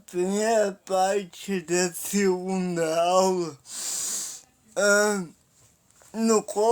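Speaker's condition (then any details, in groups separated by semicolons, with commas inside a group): Paralysis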